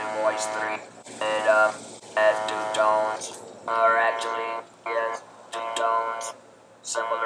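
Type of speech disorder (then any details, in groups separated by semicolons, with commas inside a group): Electrolarynx speech; laryngectomy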